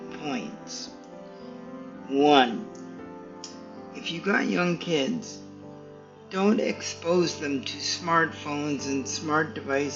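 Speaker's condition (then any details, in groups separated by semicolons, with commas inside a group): Cerebral palsy; stiff muscles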